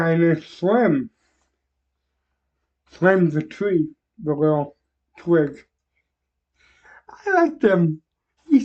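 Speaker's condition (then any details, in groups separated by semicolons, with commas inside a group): Cerebral palsy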